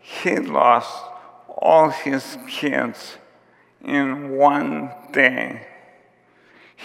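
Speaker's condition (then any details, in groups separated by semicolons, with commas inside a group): ALS; symptoms began about four years before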